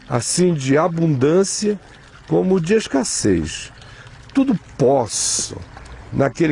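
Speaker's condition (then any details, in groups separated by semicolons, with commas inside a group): No condition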